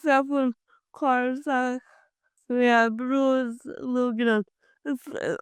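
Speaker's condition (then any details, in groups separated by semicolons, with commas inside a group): Cerebral palsy; from birth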